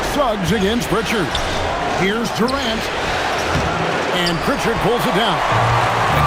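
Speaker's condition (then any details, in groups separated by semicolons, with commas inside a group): No condition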